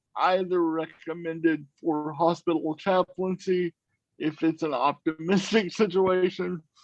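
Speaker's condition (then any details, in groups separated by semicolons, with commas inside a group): Cerebral palsy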